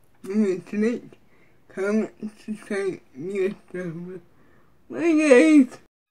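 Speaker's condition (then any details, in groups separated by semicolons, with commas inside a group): Cerebral palsy; wheelchair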